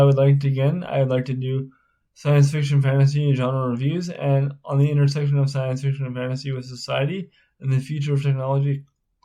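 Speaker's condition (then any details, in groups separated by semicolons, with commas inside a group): Spastic cerebral palsy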